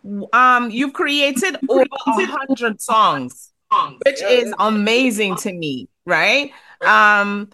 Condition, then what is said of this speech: None; typical speech.